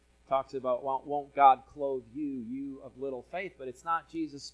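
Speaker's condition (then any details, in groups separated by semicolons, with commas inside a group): No condition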